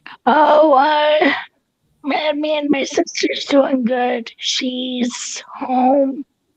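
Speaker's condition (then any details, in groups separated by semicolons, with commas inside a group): Cerebral palsy; visible disability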